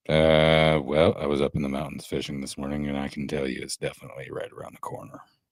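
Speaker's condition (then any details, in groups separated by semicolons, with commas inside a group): No condition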